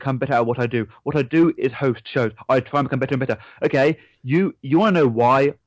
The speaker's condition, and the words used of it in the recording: Stuttering. So me speaking like this, yep, my stuttering does not help.